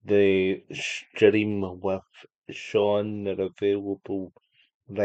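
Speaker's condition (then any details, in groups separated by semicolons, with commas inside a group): Cerebral palsy; unable to walk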